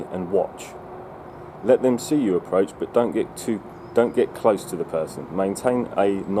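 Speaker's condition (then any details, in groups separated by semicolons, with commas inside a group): No condition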